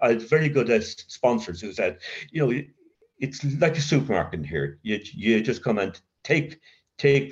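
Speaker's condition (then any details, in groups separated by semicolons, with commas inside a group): Covert stutter; severe childhood stutter, linked to adverse childhood experience, child guidance clinic, worse with teacher's punishment, covert since sobriety; occasional blocks, stutters in mind more than aloud, avoids feared words, voice never feels own; repeated sounds, repeated words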